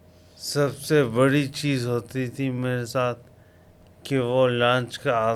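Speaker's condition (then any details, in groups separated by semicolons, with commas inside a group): Coma after road accident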